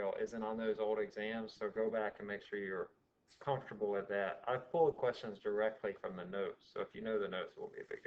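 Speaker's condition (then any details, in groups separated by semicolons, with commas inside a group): No condition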